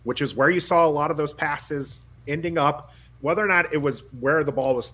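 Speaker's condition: No condition

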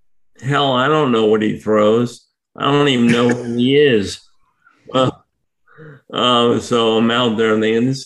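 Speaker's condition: ALS; uses power wheelchair for mobility

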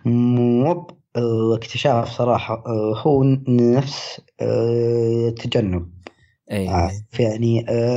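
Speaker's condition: Stuttering; onset age 10, previously largely controlled, gave presentations, spoke at Toastmasters, perfectionism possibly a contributing cause; worst period of stuttering so far, lacks willpower to work on it; difficulty communicating with people; prolonged sounds, blocks

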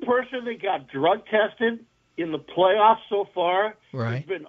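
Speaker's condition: No condition

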